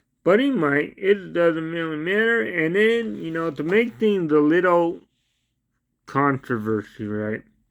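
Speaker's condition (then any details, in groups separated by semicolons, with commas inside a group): Cerebral palsy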